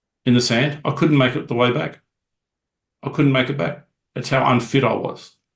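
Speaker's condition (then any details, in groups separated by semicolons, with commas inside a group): No condition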